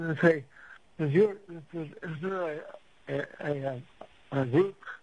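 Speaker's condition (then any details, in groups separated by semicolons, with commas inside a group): Parkinson's; voice affected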